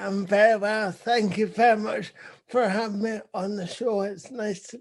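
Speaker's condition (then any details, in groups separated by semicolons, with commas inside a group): Cerebral palsy; visible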